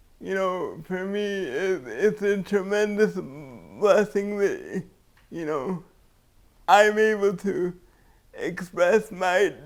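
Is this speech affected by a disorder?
Yes: cerebral palsy; diagnosed at three weeks old.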